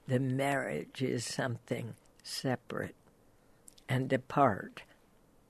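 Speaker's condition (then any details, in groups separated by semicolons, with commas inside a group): Spasmodic dysphonia; onset 1992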